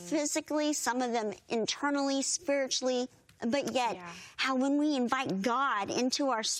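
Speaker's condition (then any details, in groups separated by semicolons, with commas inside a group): Bilateral cleft lip and palate, severe; poor childhood speech, needed interpreters to speak, strong singing voice, not expected to hear or speak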